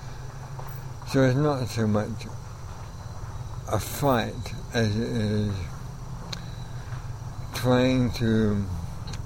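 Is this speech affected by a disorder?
Yes: amyotrophic lateral sclerosis; onset just over a year ago, trouble forming guitar chords with left hand, left arm most affected; diagnosed by neurologist, first thought nerve compression from cycling, still cycling long distances; voice already affected, formerly soft-spoken with quiet voice.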